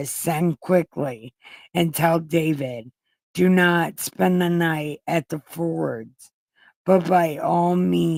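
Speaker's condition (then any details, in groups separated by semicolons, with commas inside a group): Brain injury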